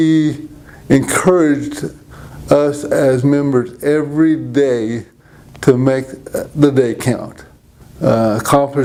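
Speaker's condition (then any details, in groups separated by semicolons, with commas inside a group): Cerebral palsy; present from birth; falls at times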